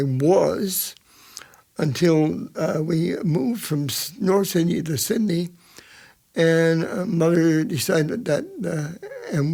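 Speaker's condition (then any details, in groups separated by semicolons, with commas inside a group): Cerebral palsy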